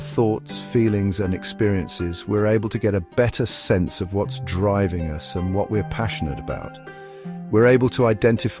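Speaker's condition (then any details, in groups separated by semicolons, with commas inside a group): No condition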